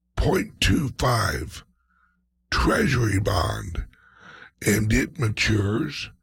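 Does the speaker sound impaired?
Yes: speech impediment, mild; slight, occasional, worst on words beginning with b.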